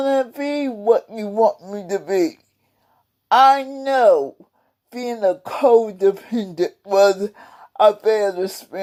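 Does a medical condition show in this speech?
Yes: cerebral palsy; several unnoticed strokes.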